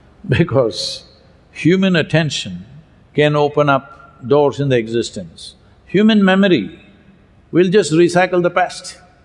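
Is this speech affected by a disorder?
No.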